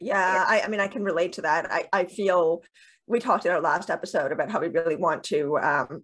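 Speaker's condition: Deafness with cochlear implants

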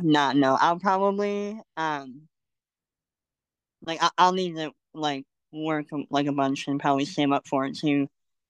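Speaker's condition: Cleft lip and palate; congenital

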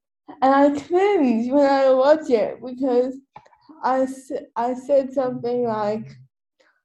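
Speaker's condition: Cerebral palsy; quadriplegic, wheelchair user

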